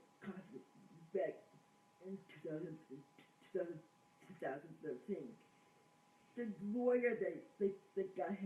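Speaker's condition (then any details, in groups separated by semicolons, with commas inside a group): Cerebral palsy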